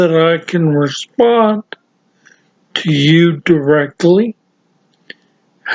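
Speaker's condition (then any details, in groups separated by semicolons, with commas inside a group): Severe traumatic brain injury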